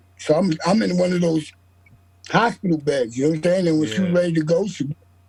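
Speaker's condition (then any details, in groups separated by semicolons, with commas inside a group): No condition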